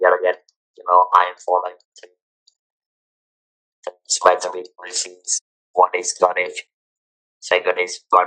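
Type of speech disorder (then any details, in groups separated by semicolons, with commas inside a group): Electrolarynx speech; throat cancer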